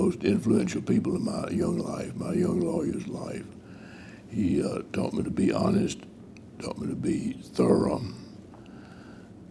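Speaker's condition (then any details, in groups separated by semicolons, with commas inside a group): Parkinson's disease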